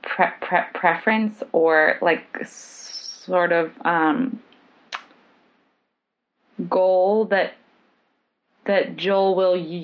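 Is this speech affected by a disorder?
Yes: stuttering; therapy over past 3 years: fluency shaping, stuttering modification, voluntary stuttering, subway talks with strangers; stutters while ordering; here repeated sounds, prolonged sounds.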